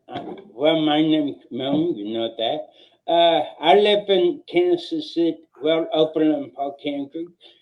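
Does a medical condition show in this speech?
Yes: cerebral palsy; mildest kind.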